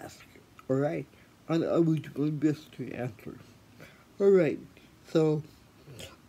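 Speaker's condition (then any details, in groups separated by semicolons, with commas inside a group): Athetoid cerebral palsy; speech, wheelchair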